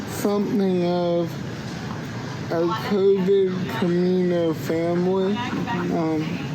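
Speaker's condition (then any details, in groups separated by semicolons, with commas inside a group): Cerebral palsy; cannot walk unaided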